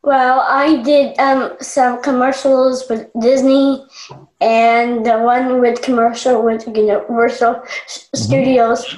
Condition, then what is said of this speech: Down syndrome. Or if she's not speaking clearly or speaking loud enough, just speak up.